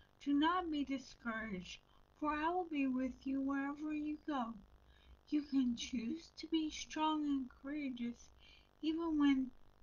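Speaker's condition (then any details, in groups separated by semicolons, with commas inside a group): Brain injury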